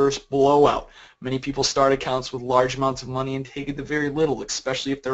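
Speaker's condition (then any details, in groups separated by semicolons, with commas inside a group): No condition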